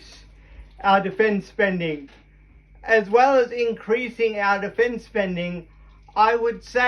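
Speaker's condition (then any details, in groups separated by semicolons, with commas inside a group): Cerebral palsy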